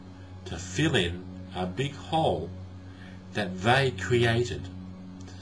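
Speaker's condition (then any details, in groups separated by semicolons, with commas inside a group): No condition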